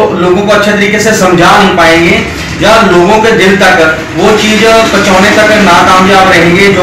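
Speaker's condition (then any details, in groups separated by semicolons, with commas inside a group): No condition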